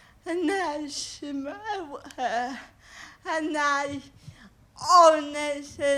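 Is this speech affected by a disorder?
Yes: cerebral palsy.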